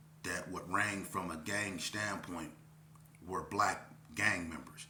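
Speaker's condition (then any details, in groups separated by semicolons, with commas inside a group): No condition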